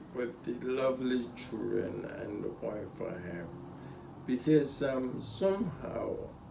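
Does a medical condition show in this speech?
Yes: spinocerebellar ataxia (sca7).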